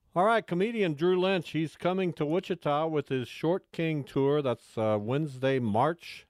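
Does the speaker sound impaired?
No.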